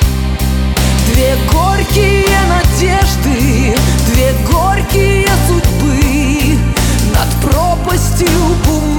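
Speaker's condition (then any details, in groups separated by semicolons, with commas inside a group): No condition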